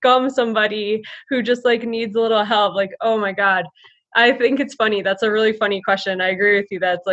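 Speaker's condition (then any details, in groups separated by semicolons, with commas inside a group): No condition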